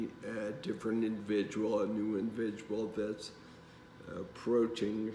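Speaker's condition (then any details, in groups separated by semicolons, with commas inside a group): Traumatic brain injury; caused by failed tumor surgery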